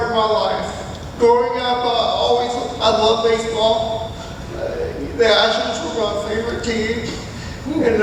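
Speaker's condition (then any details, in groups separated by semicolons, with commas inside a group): Cerebral palsy; from birth, caused by traumatic birth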